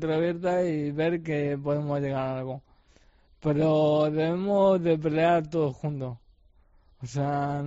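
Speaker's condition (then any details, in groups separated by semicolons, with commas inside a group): ALS; facial and mouth muscles affected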